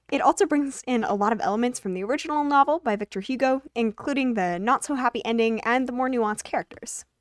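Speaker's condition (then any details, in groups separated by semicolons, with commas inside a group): No condition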